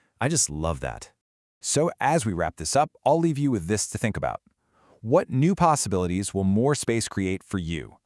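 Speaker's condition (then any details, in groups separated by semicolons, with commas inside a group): No condition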